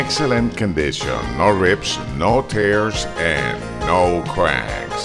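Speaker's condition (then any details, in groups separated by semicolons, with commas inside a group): No condition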